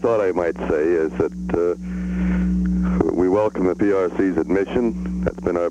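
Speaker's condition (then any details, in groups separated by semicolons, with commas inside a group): No condition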